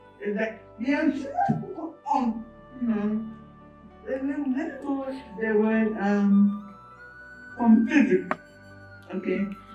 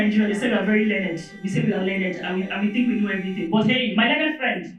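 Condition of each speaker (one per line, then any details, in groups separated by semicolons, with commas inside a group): Cerebral palsy; voice barely audible
No condition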